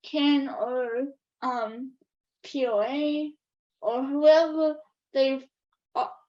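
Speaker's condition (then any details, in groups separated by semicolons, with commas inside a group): Cerebral palsy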